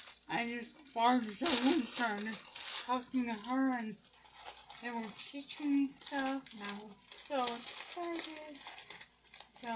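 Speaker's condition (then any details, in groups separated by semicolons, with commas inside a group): Brain injury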